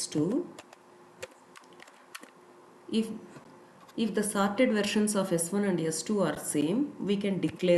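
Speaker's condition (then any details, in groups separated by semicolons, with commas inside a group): No condition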